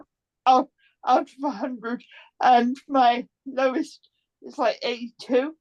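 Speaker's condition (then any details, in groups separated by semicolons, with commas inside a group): Cerebral palsy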